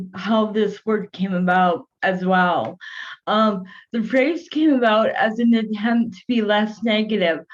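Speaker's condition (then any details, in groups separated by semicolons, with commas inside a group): Cerebral palsy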